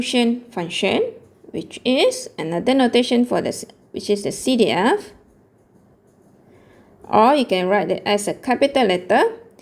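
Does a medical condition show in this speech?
No.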